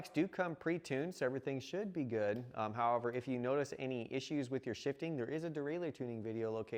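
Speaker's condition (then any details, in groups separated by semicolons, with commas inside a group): No condition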